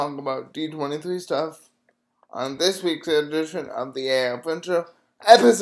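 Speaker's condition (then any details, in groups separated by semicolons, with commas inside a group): Cerebral palsy; uses a chair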